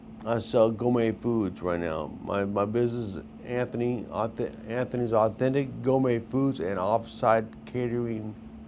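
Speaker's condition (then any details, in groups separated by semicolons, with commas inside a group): Brain injury; speech impairment, sounds drunk or high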